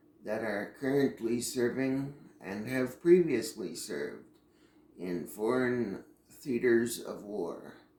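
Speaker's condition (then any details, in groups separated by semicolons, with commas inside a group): Cerebral palsy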